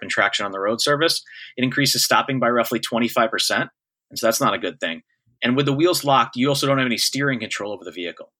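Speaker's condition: No condition

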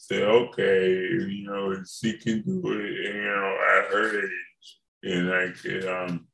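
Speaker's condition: Cerebral palsy; from birth

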